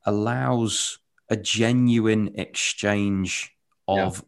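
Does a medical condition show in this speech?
No.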